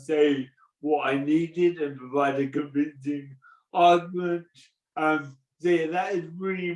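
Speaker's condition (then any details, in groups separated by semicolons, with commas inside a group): Cerebral palsy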